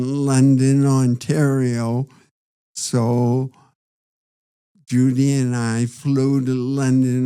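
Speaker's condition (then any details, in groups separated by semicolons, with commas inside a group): Parkinson's disease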